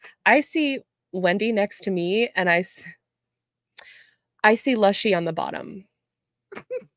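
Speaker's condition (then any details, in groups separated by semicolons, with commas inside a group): No condition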